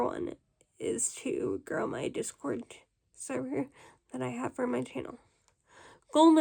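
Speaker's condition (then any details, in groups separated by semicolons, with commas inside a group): Cerebral palsy, spastic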